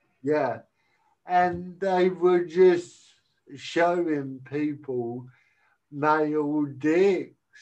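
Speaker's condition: Cerebral palsy; speech sounds unusual, self-described as talking funny

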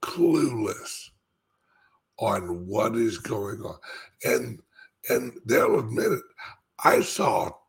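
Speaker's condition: Speech impediment; says barely able to talk

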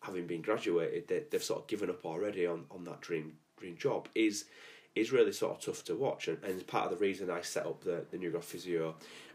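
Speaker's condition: No condition

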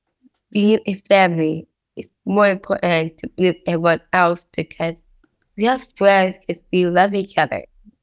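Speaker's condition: Down syndrome; difficulty speaking clearly, described as a big challenge in acting career

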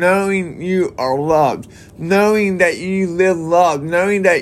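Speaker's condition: Cerebral palsy

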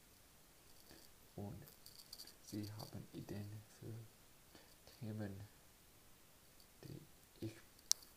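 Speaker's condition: Cerebral palsy; cerebral palsy from birth, invisible disability, pain, slowness

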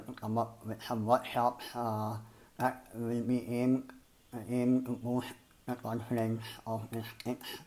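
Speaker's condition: Cleft palate and lip; hole in upper jaw

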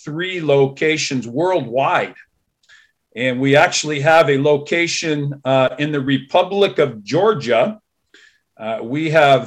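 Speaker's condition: No condition

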